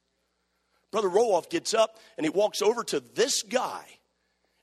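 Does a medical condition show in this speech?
No.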